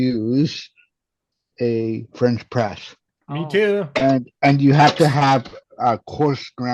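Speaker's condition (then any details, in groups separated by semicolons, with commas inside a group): Cerebral palsy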